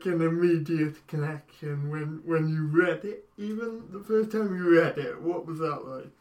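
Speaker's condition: Cerebral palsy; brain damage at or around birth

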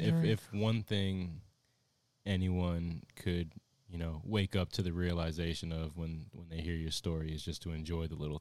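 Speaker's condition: No condition

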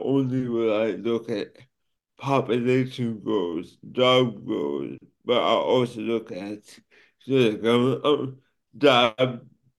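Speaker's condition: Cerebral palsy; poor balance and falls in childhood

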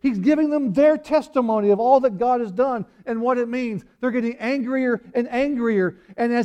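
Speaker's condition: No condition

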